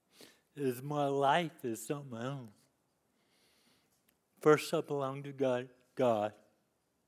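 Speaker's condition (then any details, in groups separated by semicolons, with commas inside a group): Cerebral palsy; lifelong disability since youth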